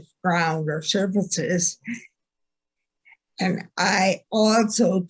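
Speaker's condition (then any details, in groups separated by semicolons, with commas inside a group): Ataxia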